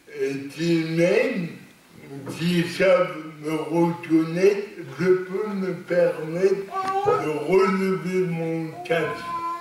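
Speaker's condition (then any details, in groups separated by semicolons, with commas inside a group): Cerebral palsy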